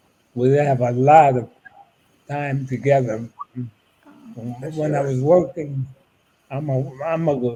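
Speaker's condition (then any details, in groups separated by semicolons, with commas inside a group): ALS; about eight years since diagnosis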